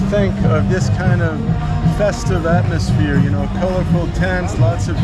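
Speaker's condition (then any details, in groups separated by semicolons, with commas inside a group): No condition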